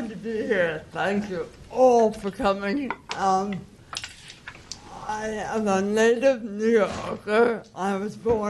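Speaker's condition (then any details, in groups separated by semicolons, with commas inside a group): Cerebral palsy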